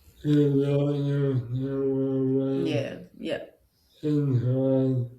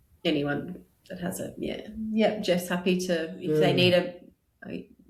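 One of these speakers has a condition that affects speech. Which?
The first: bulbar and upper limb MND; bulbar and upper limb onset, thyroid removed before diagnosis; over 1.5 years since diagnosis, cannot walk, hands useless, no feeding tube; voice gone, swallowing affected, respiratory function good.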